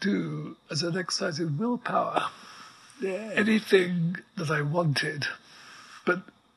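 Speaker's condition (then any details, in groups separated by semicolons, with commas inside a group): ALS; progressive neuromuscular illness, effectively quadriplegic, wheelchair six months after diagnosis, plastic nasal breathing pump; voice very weak, needs amplifier, breathing apparatus audible in background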